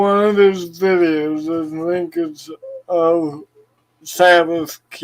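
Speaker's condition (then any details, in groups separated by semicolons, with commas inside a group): Cerebral palsy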